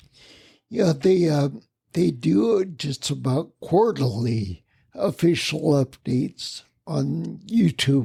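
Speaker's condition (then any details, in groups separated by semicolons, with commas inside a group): Spinocerebellar ataxia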